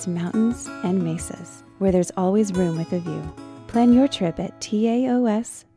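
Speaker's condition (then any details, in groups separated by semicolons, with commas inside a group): No condition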